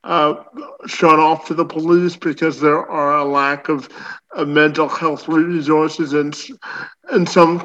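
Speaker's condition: Spastic quadriplegia cerebral palsy; legs affected

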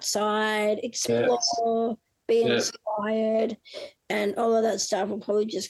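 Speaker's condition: Down syndrome

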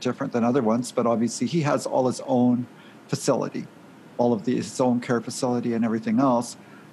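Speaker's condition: No condition

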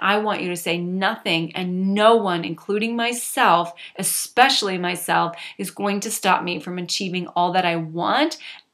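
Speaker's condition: No condition

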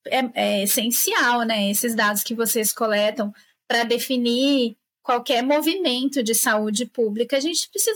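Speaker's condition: No condition

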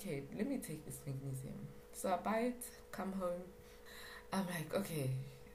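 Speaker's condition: No condition

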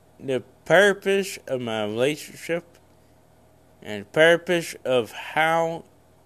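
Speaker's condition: Cerebral palsy; congenital cerebral palsy

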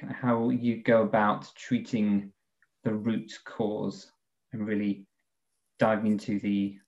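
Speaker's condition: No condition

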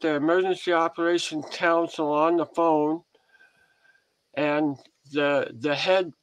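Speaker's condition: Head and neck cancer surgery; crooked head since

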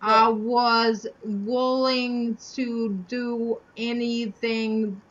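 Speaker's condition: Aphasia after stroke; caused by stroke, one side not working, poor balance, cannot move hands, brain fog, custom AFO, knee brace; just under a year since stroke, speech therapy, cannot walk without AFO; could not speak at first, no slurred speech at onset, improved with therapy, still affected, varies, cannot sing

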